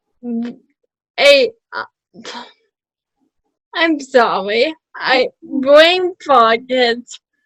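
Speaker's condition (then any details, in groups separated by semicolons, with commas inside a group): Cerebral palsy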